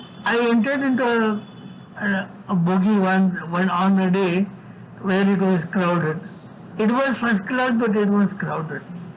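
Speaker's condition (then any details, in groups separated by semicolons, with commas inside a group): Severe cerebral palsy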